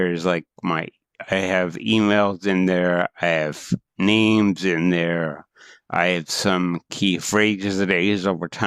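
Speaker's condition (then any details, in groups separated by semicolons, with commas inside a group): Cerebral palsy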